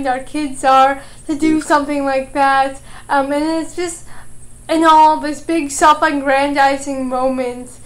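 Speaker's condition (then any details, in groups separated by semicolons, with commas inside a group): Cerebral palsy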